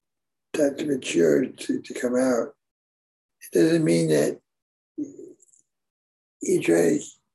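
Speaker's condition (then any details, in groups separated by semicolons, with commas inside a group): Parkinson's; on Parkinson's medication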